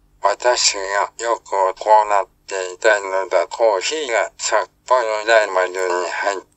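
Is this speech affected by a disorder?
Yes: ALS, through a speech-generating device; voice synthesis from own recorded voice.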